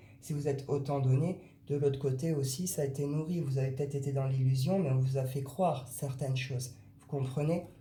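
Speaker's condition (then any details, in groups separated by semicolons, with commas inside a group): No condition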